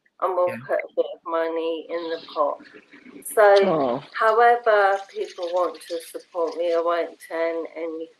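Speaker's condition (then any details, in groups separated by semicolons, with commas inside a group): Motor neurone disease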